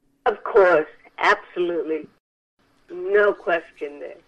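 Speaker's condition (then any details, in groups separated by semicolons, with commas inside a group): Cerebral palsy; from birth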